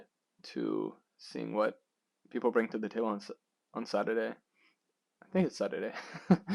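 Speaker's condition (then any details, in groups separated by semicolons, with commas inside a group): No condition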